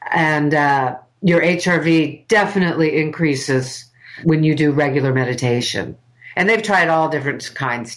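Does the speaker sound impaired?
No.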